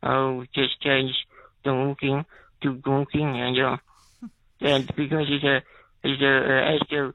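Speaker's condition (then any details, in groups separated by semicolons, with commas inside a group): Spinal muscular atrophy; spinal muscular atrophy type 2, wheelchair user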